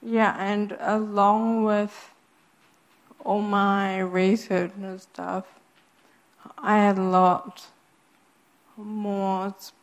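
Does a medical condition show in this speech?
Yes: Friedreich's ataxia; degenerative, gets worse over time, spinal surgery at 13 for curved spine; cannot speak if quiet.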